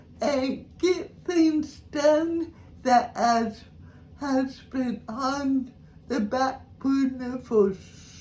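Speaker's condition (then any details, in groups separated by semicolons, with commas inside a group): Cerebral palsy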